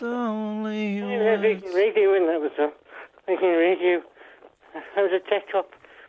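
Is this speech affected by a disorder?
Yes: Parkinson's.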